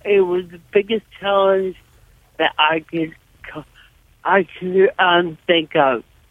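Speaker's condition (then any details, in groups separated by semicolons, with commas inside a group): Cerebral palsy, severe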